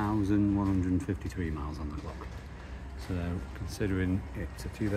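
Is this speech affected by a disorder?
No.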